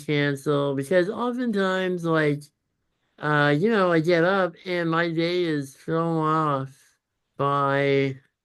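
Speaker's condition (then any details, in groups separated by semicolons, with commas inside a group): Congenital muscular dystrophy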